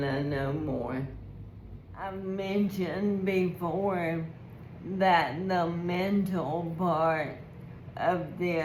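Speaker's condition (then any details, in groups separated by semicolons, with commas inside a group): ALS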